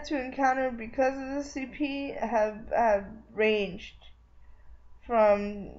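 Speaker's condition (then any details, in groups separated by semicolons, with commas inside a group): Cerebral palsy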